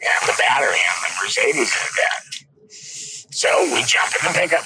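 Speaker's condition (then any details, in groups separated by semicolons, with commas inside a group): Laryngectomy; 6.5 days intensive care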